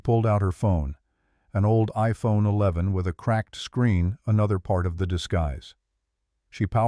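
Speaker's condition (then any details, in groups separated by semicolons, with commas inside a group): No condition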